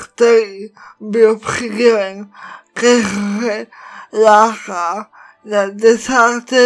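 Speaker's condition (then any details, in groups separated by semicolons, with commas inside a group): Cerebral palsy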